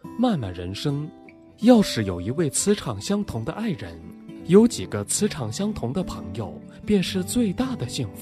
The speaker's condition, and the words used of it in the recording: None; typical speech.